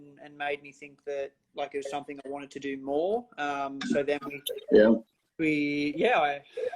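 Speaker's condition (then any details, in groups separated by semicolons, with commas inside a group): No condition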